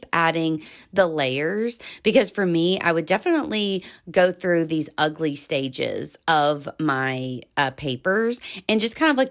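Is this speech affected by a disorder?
No.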